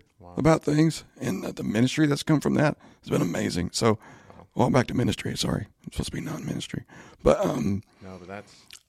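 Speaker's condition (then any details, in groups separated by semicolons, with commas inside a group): Spasmodic dysphonia; voice issue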